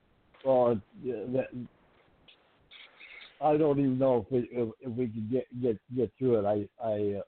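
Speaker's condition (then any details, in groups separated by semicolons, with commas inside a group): Stuttering; stuttering runs in family; doubts could get through giving a seminar due to stuttering background; repeated sounds, repeated words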